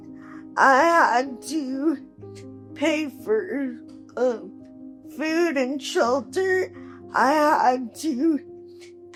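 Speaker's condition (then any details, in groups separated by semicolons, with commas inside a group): Cerebral palsy, quadriplegic; quadriplegic, from birth, all four limbs, oxygen deprivation at birth; needs 24-hour care, assisted out of bed; able to speak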